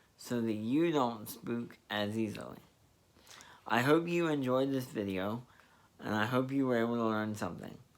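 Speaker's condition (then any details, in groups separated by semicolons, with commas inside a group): Spastic diplegia cerebral palsy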